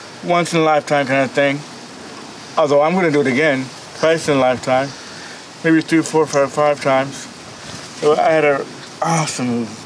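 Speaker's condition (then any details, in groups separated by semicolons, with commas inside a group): Cerebral palsy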